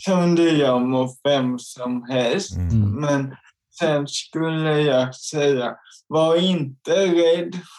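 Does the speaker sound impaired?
Yes: cerebral palsy; motor skills and balance affected, intellect unaffected, involuntary jerks, visible disability.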